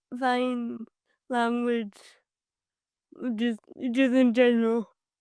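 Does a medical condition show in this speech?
Yes: cerebral palsy; from birth.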